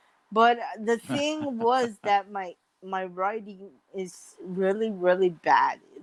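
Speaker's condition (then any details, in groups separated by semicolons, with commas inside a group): Mild cerebral palsy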